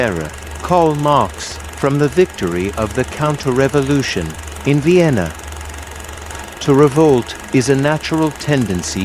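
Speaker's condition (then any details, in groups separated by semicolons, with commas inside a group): No condition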